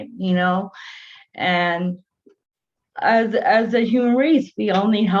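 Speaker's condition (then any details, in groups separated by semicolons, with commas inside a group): Cerebral palsy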